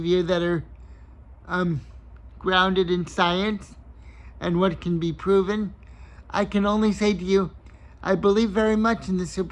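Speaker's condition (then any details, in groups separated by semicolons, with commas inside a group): Cerebral palsy; voice excited at first, then calms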